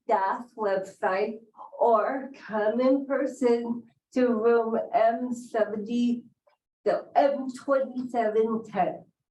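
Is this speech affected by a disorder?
Yes: cerebral palsy.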